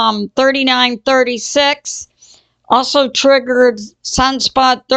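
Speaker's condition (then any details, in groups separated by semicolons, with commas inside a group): No condition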